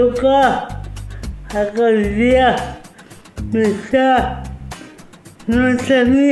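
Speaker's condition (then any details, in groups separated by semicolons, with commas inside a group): Cerebral palsy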